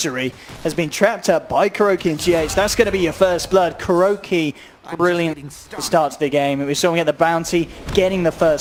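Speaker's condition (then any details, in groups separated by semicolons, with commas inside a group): No condition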